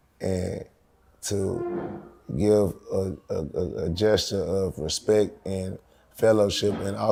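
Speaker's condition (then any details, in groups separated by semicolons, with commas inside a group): No condition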